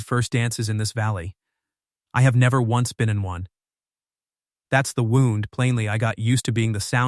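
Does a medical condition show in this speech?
No.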